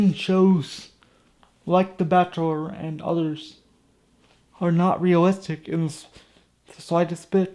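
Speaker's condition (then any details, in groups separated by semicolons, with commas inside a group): Cerebral palsy; from birth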